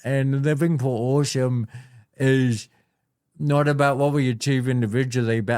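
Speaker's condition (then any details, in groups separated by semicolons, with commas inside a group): Cerebral palsy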